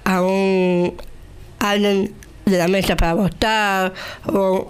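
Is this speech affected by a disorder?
Yes: Down syndrome; with intellectual disability, age 35.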